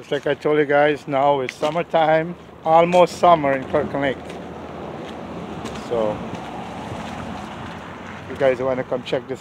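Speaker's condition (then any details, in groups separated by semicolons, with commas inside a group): No condition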